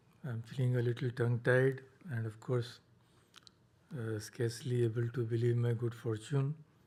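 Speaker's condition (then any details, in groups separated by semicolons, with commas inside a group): No condition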